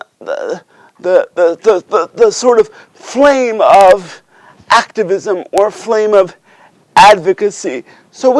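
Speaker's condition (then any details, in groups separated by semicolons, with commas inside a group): Cerebral palsy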